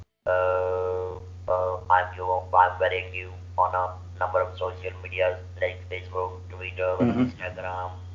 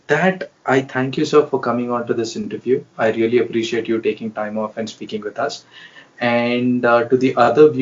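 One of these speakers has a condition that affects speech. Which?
The first: laryngeal cancer surgery; throat cancer, surgery; about 22 years since diagnosis, survivor; breathlessness before diagnosis, lost speech, later regained speech.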